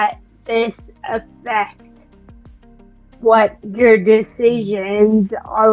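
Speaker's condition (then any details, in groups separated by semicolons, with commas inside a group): Friedreich's ataxia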